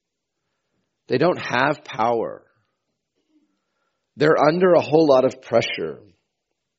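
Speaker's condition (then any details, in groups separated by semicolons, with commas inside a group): No condition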